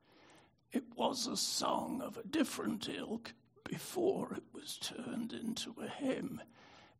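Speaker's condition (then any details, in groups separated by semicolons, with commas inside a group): Spasmodic dystonia; affected voice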